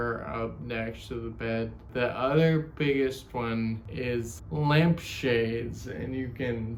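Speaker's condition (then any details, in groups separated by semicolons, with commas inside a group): Ataxia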